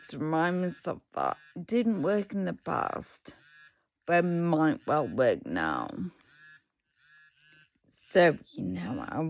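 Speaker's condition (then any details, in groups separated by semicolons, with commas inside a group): Multiple sclerosis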